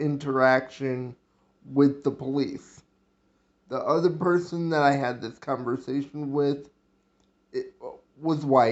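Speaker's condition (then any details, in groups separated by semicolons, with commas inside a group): Cerebral palsy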